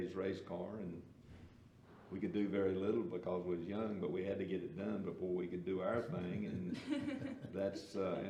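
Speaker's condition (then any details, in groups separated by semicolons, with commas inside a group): No condition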